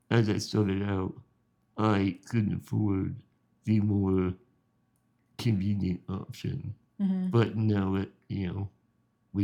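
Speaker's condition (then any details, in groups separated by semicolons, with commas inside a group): Spinal muscular atrophy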